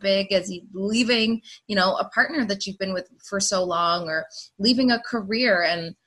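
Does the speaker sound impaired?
No.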